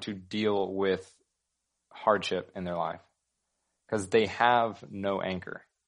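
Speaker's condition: No condition

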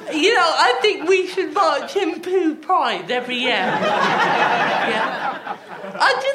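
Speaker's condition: Athetoid cerebral palsy; with myotonia and ataxia

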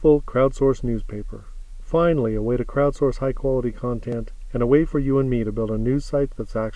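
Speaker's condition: No condition

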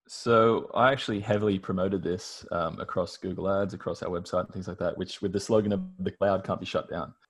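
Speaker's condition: No condition

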